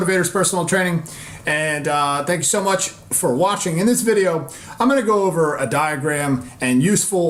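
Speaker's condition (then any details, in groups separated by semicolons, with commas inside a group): No condition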